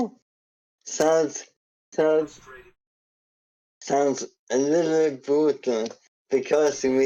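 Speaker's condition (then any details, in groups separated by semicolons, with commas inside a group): ALS; struggles to form sentences while speaking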